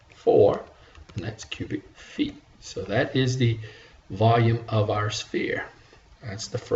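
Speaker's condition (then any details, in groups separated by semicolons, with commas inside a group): No condition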